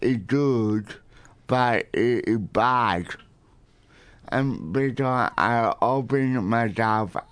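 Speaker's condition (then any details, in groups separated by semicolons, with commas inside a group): Cerebral palsy; present from birth, not an intellectual disability; typing messages often easier than speaking one-on-one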